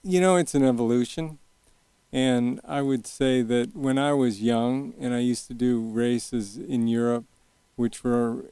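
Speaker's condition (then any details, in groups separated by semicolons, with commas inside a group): Early onset Parkinson's, young onset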